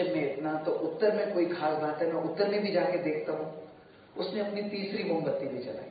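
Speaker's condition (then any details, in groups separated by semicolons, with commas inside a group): No condition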